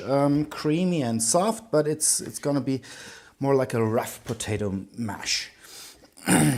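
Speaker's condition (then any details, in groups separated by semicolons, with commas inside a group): No condition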